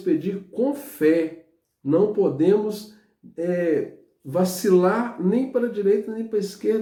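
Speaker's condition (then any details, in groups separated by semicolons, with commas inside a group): No condition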